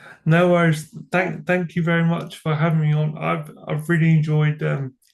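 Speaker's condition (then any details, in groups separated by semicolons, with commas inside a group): Cerebral palsy; from birth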